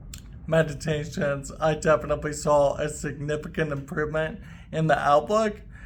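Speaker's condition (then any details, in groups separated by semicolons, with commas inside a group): ALS; voice affected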